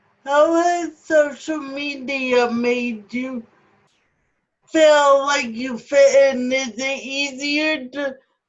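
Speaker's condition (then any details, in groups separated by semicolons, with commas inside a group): Cerebral palsy, spastic ataxic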